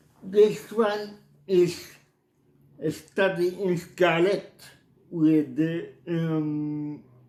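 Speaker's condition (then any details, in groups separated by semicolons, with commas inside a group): Cerebral palsy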